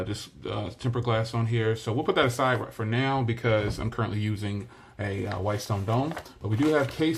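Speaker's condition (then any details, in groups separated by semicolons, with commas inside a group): No condition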